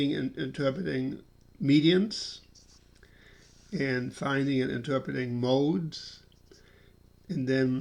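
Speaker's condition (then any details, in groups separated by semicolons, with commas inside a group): No condition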